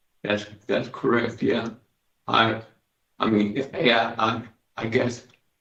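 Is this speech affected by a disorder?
Yes: Parkinson's disease.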